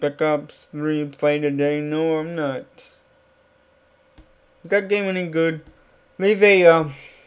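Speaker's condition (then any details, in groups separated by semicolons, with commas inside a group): Cerebral palsy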